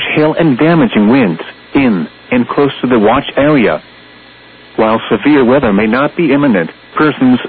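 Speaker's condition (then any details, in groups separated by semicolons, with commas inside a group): No condition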